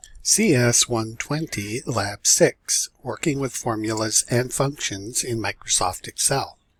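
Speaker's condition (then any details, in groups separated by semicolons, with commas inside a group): No condition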